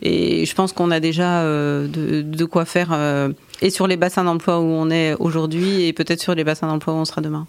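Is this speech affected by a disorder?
No.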